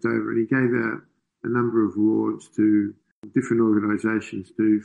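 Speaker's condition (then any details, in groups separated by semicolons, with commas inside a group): Parkinson's disease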